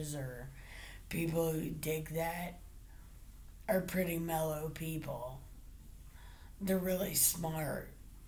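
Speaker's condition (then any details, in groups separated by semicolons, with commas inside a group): Brain injury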